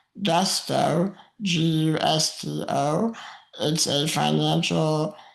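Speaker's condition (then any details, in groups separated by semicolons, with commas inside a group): Muscular dystrophy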